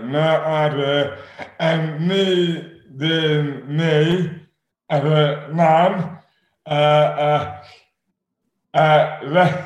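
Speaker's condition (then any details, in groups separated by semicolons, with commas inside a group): Dystonia; 12 years since onset, progressed, hands partly lost and curled inwards, Botox injections, diagnosed by London neurologist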